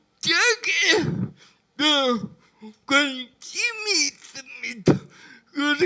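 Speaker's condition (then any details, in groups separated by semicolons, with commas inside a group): Brain lesion disability grade 1, severe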